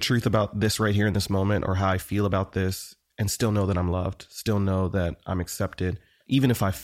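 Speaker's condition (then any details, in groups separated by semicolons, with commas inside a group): No condition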